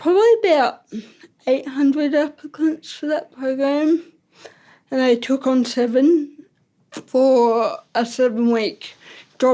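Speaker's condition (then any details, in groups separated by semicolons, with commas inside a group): Ataxic cerebral palsy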